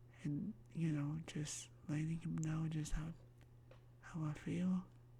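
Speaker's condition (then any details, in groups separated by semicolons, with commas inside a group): Myasthenia gravis; lungs collapsed while hospitalized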